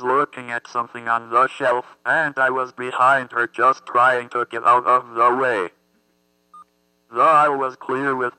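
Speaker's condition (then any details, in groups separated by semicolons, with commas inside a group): Athetoid cerebral palsy; motor brain injury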